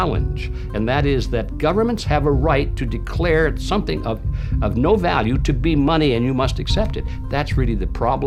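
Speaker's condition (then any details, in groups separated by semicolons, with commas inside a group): No condition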